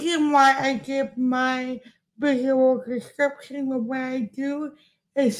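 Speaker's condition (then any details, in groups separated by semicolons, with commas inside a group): Cerebral palsy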